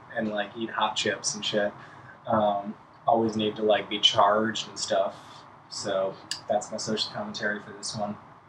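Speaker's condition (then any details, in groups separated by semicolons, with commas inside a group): No condition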